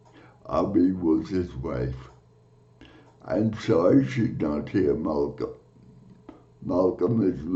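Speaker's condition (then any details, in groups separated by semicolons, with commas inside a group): Cerebral palsy; from birth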